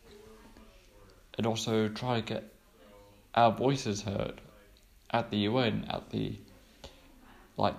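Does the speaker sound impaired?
Yes: cerebral palsy; cerebral palsy since birth, diagnosed age two, dyspraxia, needed multiple therapies, only one therapy allowed.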